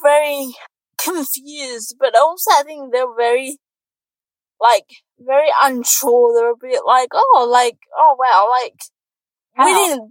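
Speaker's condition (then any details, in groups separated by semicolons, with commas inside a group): Cerebral palsy; congenital cerebral palsy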